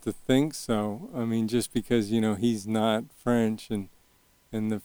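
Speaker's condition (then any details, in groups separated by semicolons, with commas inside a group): Early onset Parkinson's; young onset Parkinson's, Medtronic deep brain stimulation implant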